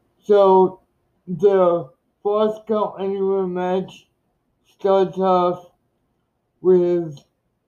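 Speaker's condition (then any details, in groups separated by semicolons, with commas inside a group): Cerebral palsy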